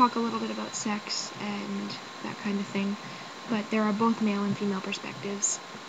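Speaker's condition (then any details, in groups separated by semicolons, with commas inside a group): No condition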